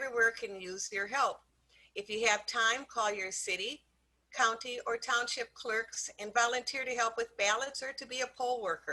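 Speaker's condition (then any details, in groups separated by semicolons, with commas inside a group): No condition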